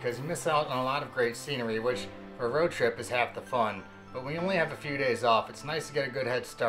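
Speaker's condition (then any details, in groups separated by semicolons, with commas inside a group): No condition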